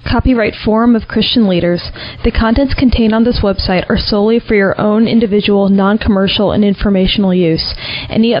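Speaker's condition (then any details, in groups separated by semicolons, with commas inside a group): No condition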